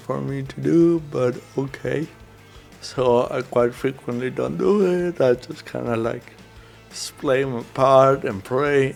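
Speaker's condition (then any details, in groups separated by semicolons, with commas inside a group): Cerebral palsy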